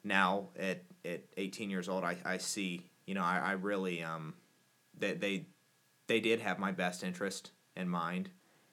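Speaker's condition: No condition

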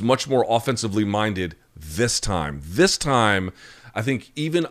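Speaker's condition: No condition

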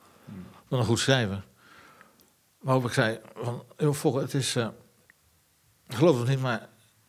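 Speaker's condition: Parkinson's disease; speaks with difficulty, half purely Parkinson motor problem, emotional tearfulness partly from disease

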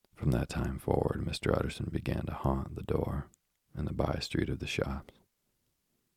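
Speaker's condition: No condition

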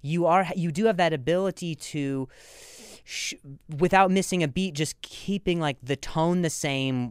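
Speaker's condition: Stutter; years of speech therapy with teacher Naomi including during quarantine, TMJ; ongoing speech therapy with Naomi linking emotions and speech; known words sometimes not coming out, worse under pressure or attention, shoulder and jaw tension; prolonged sounds

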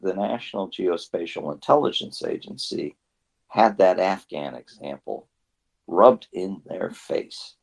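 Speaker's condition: No condition

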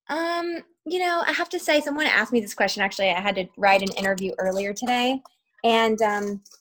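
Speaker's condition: No condition

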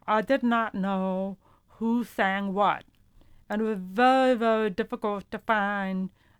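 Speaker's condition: Profound deafness; feedback over hearing aids

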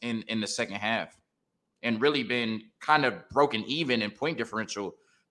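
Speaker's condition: No condition

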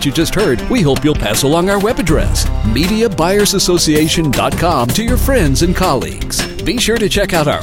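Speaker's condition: No condition

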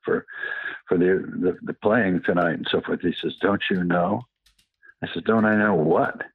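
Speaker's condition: Parkinson's; past cancer

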